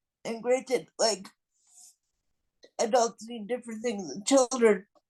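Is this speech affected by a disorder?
Yes: cerebral palsy.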